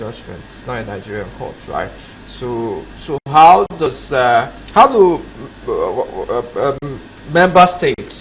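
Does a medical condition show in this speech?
No.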